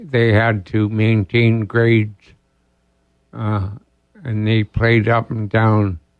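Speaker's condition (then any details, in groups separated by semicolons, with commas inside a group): ALS; diagnosed about two years ago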